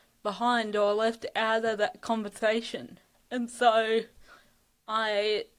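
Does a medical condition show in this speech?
Yes: cerebral palsy (athetoid); fatigue.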